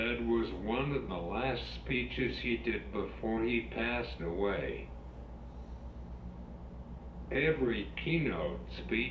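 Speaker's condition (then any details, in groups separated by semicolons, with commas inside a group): Cerebral palsy; uses wheelchair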